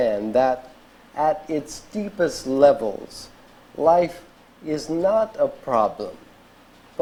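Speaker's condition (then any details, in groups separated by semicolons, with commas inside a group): ALS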